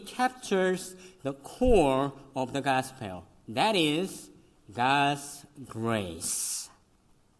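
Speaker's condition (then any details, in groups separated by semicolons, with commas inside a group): Cleft lip and palate; congenital, severe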